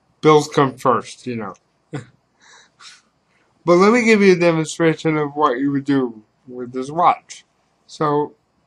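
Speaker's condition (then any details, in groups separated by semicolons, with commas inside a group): Cerebral palsy; reliable voice, uses voice control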